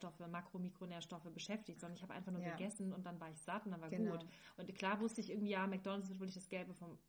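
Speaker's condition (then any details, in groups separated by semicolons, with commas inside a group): No condition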